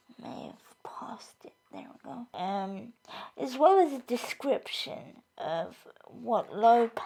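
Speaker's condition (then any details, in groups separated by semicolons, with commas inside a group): Cerebral palsy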